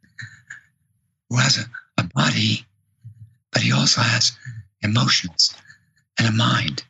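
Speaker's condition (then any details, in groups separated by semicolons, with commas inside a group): Vocal cord paralysis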